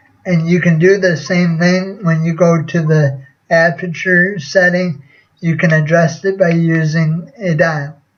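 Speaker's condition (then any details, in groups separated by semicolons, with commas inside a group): Cerebral palsy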